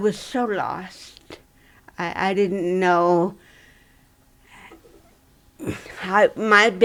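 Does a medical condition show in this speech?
Yes: cerebral palsy.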